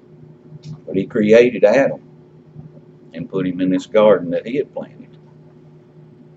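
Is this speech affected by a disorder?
No.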